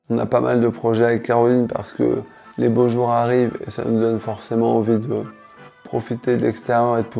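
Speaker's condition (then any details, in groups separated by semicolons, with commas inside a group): Charcot disease (ALS)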